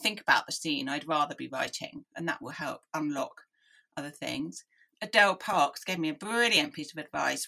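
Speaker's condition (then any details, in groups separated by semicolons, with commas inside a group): Deafness; deaf from early age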